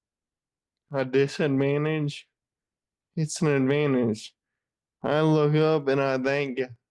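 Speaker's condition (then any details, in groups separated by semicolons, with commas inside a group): Friedreich's ataxia; diagnosed age 14, earlier shortness of breath, wheelchair dependent since age 18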